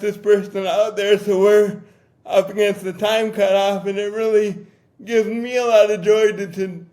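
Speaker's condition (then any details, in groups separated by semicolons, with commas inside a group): Cerebral palsy; difficult to talk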